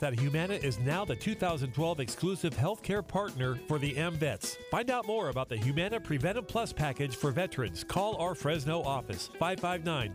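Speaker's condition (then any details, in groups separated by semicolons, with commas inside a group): No condition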